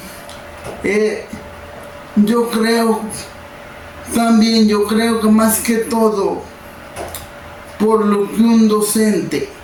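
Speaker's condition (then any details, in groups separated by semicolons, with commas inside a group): Cerebral palsy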